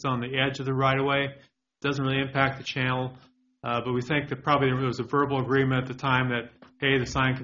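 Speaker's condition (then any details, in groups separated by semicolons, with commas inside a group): No condition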